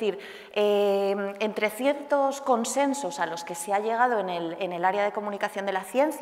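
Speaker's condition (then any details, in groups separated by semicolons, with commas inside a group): No condition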